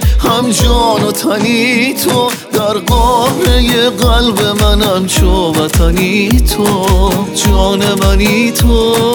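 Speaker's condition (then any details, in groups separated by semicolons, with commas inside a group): No condition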